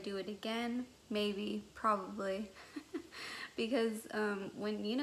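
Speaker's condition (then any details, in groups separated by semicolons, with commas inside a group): No condition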